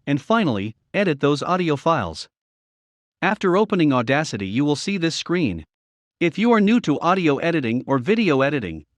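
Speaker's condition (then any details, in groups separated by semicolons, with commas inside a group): No condition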